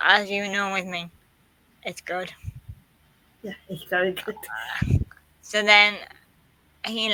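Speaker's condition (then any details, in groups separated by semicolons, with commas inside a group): Quadriplegic cerebral palsy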